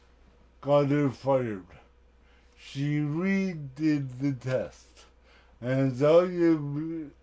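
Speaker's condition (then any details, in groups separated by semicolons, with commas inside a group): Cerebral palsy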